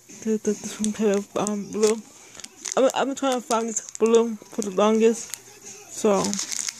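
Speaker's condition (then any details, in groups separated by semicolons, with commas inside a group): Speech impairment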